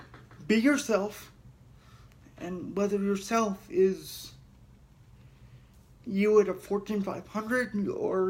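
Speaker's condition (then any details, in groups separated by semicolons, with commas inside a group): Cerebral palsy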